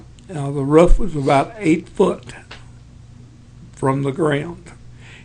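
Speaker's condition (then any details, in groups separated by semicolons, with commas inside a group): Parkinson's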